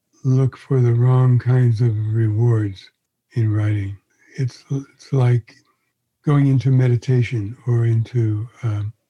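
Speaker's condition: Parkinson's disease; onset around age 81, first noticed sign frozen mask-like face, diagnosed by neurologist, progressive

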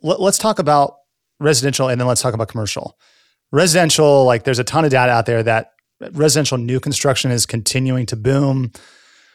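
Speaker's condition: No condition

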